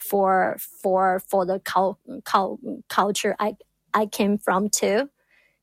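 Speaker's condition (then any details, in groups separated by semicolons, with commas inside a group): Stuttering; grew up in China where stuttering stigmatized, past therapy focused on changing relationship with stuttering; repeated sounds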